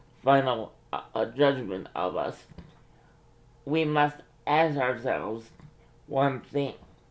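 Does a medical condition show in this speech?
Yes: cerebral palsy.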